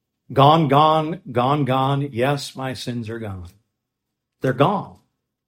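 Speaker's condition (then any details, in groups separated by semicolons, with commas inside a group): No condition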